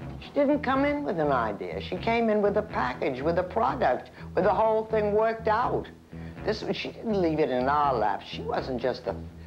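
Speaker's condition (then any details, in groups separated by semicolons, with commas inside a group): No condition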